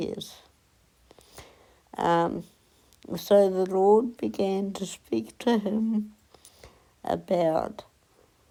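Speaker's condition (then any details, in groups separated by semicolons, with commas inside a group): Cerebral palsy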